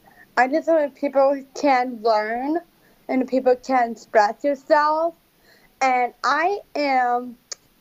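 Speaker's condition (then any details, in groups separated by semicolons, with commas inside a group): Down syndrome; from birth, diagnosed a few days before birth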